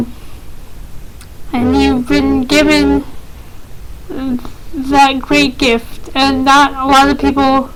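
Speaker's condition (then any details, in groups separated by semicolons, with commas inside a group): Cerebral palsy, mild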